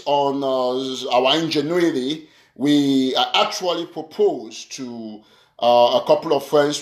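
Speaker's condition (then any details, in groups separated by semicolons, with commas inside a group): No condition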